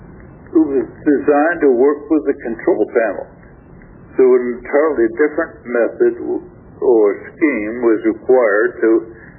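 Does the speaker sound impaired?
Yes: stroke affecting throat muscles; then three more small strokes.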